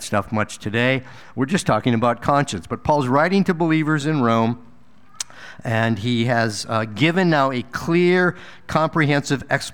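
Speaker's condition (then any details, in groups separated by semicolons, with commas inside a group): No condition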